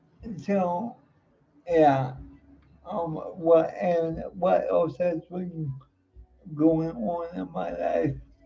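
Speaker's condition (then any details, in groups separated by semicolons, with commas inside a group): Cerebral palsy; uses wheelchair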